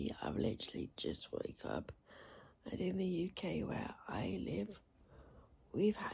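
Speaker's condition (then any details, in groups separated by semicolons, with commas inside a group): Cerebral palsy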